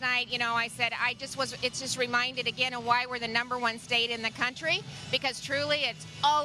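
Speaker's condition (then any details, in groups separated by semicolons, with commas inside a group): No condition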